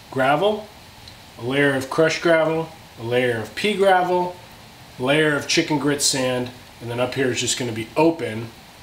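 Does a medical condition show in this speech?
No.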